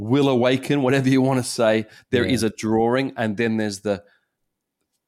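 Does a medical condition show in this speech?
No.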